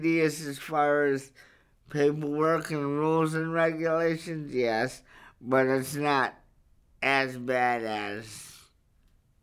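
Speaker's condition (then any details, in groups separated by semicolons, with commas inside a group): Cerebral palsy; verbal, able to speak up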